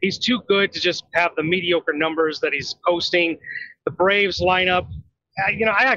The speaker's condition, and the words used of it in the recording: None; typical speech.